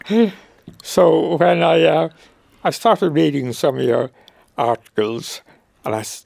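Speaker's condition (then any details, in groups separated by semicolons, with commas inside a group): Motor neuron disease; may get out of breath while talking, voice still sounds characteristically like himself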